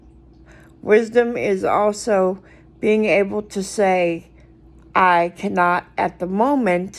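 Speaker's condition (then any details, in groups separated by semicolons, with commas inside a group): Cerebral palsy; speech noticeably atypical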